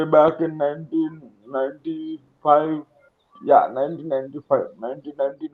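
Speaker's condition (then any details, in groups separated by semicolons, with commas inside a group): Cerebral palsy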